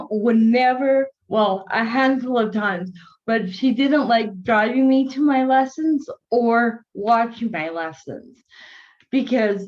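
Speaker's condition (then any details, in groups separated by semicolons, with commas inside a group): Cerebral palsy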